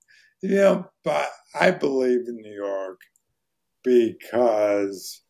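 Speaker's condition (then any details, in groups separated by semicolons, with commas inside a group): ALS; voice very hoarse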